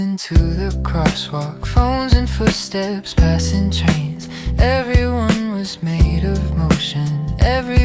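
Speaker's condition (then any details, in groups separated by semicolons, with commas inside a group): No condition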